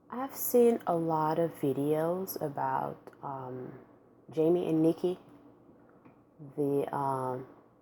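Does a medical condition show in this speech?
No.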